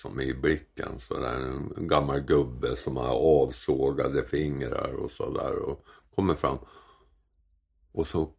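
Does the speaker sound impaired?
Yes: tongue cancer; half of tongue surgically removed for cancer, two teeth extracted, dental problems after surgery, radiation treatment, later received teeth; constant sore feeling in mouth, like a wound.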